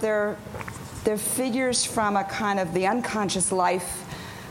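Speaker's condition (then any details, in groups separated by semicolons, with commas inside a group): No condition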